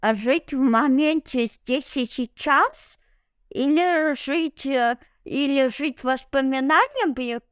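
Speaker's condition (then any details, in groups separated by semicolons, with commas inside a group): Cerebral palsy; no wheelchair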